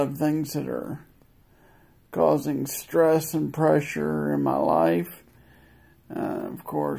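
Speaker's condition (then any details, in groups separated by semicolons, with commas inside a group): Multiple sclerosis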